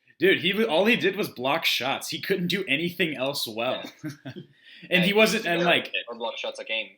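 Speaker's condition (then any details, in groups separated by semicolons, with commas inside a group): No condition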